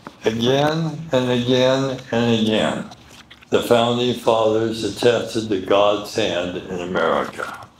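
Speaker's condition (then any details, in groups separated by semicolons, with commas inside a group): Medical condition affecting speech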